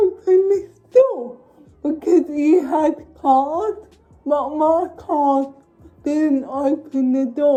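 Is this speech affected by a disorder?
Yes: cerebral palsy.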